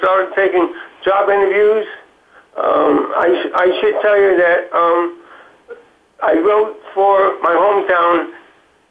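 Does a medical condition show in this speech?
Yes: Parkinson's disease; Parkinson's diagnosed five years ago, stutter since at least college years; very painful, frustrating, attacks jaw and hands, physical therapy with Kevin Linde, exercise bike, swimming.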